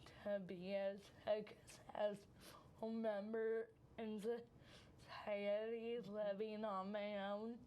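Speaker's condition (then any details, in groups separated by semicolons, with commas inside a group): Cerebral palsy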